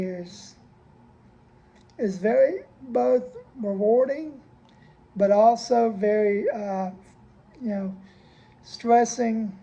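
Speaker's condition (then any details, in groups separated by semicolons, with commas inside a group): Cerebral palsy; spasticity, muscle stiffness, baclofen pump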